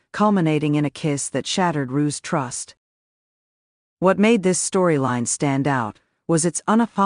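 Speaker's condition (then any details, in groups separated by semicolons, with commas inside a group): No condition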